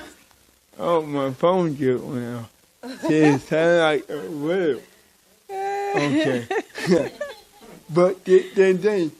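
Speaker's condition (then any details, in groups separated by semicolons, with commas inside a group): Cerebral palsy; from birth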